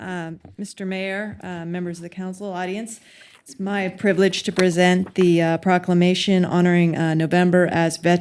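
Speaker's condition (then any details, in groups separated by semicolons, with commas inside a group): No condition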